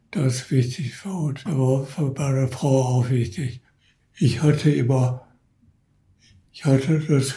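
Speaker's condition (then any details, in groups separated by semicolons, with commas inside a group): Parkinson's disease; in care home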